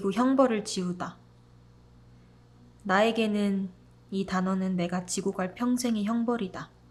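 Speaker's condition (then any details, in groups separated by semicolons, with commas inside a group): No condition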